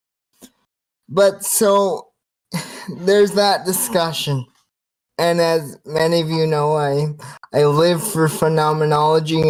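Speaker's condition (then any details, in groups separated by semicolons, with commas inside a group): Cerebral palsy, spastic quadriplegia, severe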